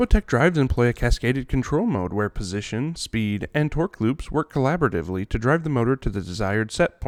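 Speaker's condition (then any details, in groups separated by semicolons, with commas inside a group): No condition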